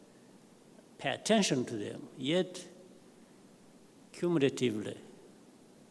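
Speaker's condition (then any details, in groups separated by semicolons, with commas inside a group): No condition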